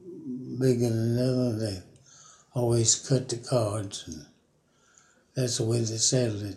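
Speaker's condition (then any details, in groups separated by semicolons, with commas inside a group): Parkinson's; about 5 years since onset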